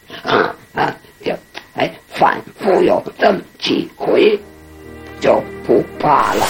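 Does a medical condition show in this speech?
Yes: laryngectomy; total laryngectomy, permanent neck tracheostoma; speaks with esophageal speech, learned at training class for laryngectomy patients; esophageal speech from forced burping, learned with effort.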